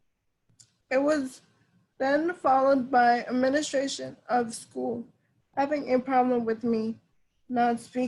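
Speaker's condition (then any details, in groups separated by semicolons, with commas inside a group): Cerebral palsy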